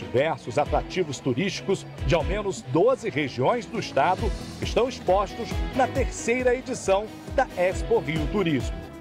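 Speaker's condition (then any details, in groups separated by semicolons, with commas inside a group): No condition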